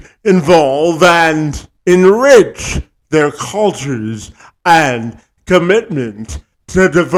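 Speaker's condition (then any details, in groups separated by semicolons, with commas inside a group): Cerebral palsy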